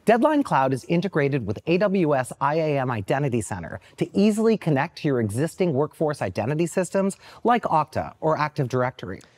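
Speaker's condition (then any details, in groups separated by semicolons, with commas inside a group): No condition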